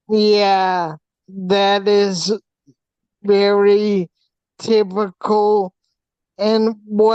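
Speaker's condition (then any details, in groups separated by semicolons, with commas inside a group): Hydrocephalus with shunt failure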